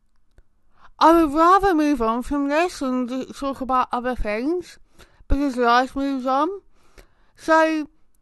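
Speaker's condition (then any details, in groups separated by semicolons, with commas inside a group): Tongue cancer; oral cancer starting as tongue patch, spread to neck lymph nodes, HPV suspected trigger, late presentation; chemotherapy, no spread beyond lymph nodes, windpipe clear on x-ray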